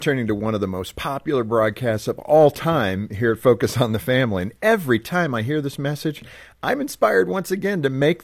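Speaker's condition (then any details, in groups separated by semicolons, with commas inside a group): No condition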